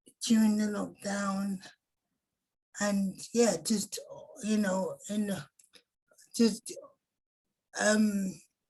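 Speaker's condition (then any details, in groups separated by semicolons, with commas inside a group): Cerebral palsy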